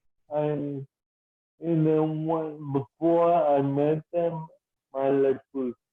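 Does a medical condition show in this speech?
Yes: cerebral palsy, mild.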